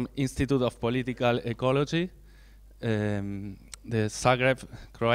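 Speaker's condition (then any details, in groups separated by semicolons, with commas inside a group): No condition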